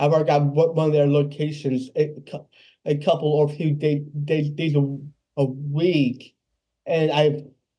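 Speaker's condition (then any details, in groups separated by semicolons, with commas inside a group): Down syndrome; congenital, lifelong; age 26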